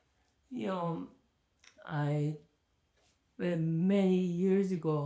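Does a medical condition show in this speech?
Yes: ALS.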